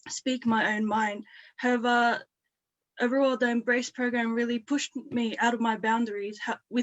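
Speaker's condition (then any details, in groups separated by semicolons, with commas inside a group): No condition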